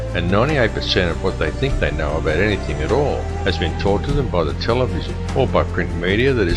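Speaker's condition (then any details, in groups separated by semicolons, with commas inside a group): No condition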